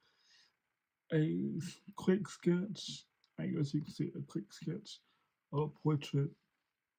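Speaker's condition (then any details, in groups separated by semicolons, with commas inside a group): Cerebral palsy; since birth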